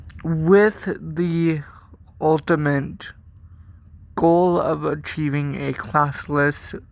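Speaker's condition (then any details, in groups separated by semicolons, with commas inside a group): Cerebral palsy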